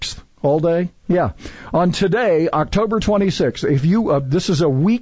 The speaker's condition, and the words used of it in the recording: None; typical speech.